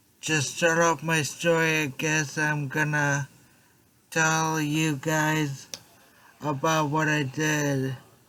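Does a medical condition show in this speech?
Yes: traumatic brain injury; car accident.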